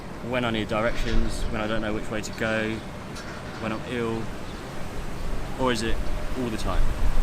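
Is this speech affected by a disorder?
No.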